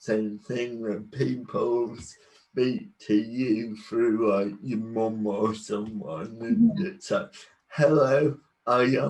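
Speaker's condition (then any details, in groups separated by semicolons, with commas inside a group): Cerebral palsy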